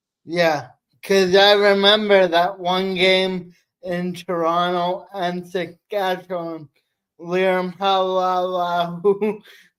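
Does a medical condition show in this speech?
Yes: cerebral palsy.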